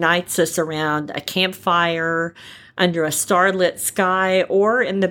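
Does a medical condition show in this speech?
Yes: repaired cleft palate, cleft palate without cleft lip; uses voice for radio hosting, singing and public speaking.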